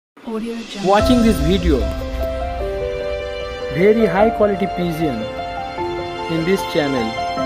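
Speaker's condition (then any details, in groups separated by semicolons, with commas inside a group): No condition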